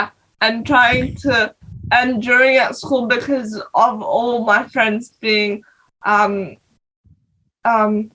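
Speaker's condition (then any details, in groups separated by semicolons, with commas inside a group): Cerebral palsy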